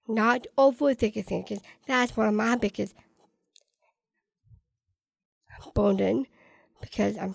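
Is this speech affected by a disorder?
Yes: Down syndrome.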